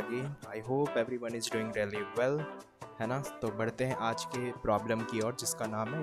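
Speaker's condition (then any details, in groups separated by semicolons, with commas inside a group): No condition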